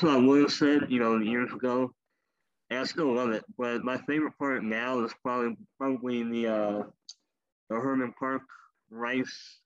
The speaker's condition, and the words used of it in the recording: Cleft palate. I was born with a cleft lip and a cleft palate, which is why I have a speech impediment.